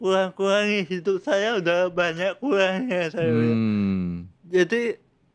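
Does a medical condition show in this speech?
Yes: cerebral palsy; from birth.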